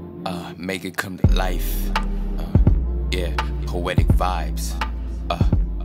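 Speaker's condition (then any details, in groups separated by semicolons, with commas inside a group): No condition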